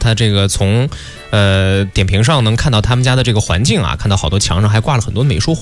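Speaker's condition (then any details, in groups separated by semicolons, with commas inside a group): No condition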